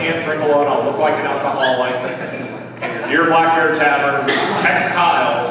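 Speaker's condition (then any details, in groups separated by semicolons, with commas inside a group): No condition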